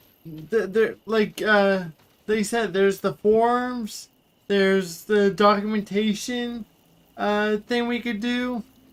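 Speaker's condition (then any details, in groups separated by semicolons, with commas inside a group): Cerebral palsy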